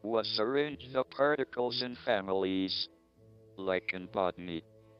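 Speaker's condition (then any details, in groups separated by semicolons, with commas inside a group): ALS, speech-generating device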